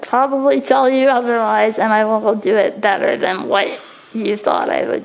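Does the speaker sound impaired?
Yes: congenital muscular dystrophy; diagnosed as baby, wheelchair user, tracheostomy after left lung collapse, five surgeries; about 22 years since diagnosis, permanently on breathing machine via trach, caregiver cleans tubes round-the-clock; cannot breathe without machine, tracheostomy risked loss of voice and swallowing.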